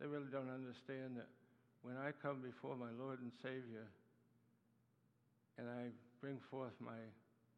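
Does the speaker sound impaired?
Yes: Parkinson's disease; Parkinson's with acute demyelinating neuropathy, Parkinson's attacks muscles, neuropathy attacks nerves.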